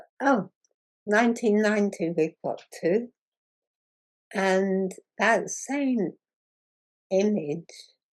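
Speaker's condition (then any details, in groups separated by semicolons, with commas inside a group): Muscular dystrophy; progressive muscle wasting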